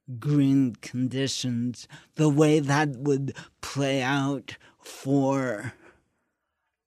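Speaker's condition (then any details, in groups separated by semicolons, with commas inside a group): Cerebral palsy; slurred speech, slurring tongue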